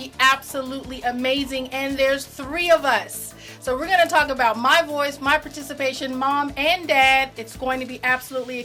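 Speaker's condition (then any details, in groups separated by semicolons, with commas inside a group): No condition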